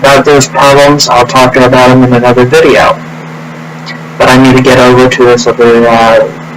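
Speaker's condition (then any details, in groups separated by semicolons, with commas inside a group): No condition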